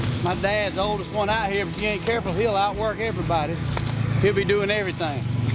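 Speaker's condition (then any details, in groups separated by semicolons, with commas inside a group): No condition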